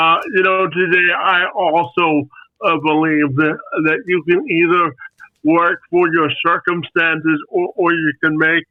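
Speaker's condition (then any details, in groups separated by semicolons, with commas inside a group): Spastic quadriplegic cerebral palsy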